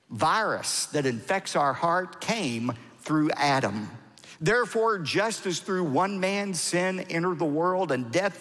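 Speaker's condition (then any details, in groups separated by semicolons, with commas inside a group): No condition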